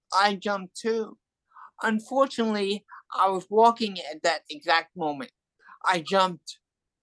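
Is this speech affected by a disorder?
Yes: cerebral palsy and hearing loss; hearing loss from birth, wobbly gait, poor hearing, broke leg on stage, emergency surgery; adult.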